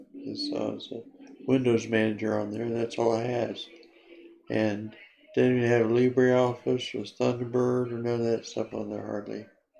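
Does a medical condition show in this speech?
Yes: Parkinson's disease.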